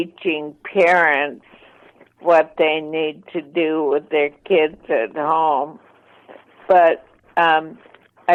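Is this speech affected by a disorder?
Yes: ALS, mild; voice slightly impaired.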